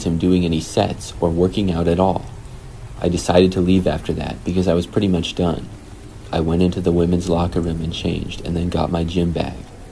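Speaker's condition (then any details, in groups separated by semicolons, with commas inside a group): No condition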